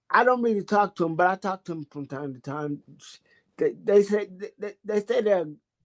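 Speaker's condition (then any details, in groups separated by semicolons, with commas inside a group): Cerebral palsy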